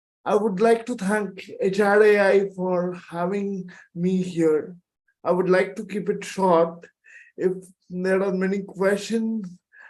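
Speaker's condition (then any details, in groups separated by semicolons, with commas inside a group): Cerebral palsy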